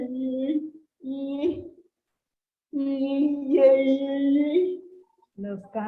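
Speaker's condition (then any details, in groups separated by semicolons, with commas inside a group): Cerebral palsy; since birth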